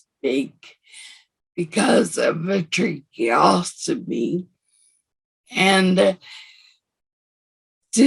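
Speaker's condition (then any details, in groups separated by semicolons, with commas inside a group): Severe anoxic brain injury; severe, wheelchair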